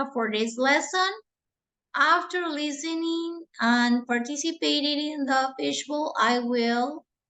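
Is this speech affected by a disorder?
No.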